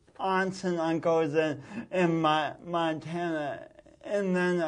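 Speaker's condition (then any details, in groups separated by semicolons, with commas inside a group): Speech impediment from birth oxygen loss; pronounced speech impediment since birth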